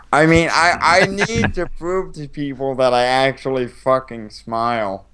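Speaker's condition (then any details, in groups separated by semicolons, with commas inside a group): Cerebral palsy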